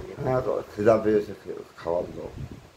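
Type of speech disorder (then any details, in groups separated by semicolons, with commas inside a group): Speech after partial glossectomy; tongue cancer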